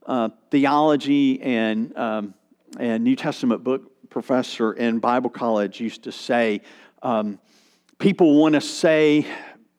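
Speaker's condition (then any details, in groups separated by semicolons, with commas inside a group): No condition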